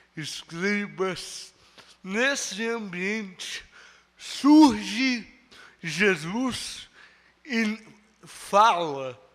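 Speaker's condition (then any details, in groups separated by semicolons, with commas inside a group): Cerebral palsy; no speech as child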